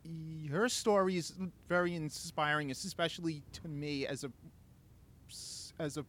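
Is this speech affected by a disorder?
Yes: stuttering; here repeated sounds, prolonged sounds.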